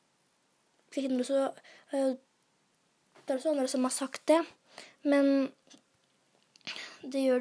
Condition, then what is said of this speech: Stuttering. For jeg, selv om jeg stammer, og det kan være ganske mye av det innmellom, så har jeg også